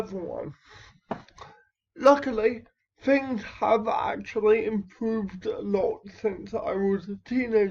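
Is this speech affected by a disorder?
Yes: cerebral palsy.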